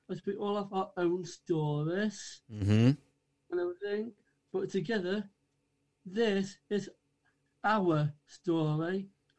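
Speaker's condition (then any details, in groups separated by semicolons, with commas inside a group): Down syndrome; from birth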